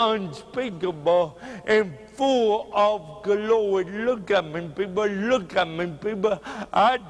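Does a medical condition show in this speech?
Yes: cerebral palsy; speech hard to understand.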